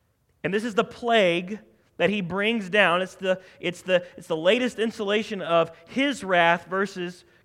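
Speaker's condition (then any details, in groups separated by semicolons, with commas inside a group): No condition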